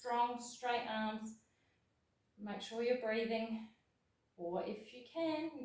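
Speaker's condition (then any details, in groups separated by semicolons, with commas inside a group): No condition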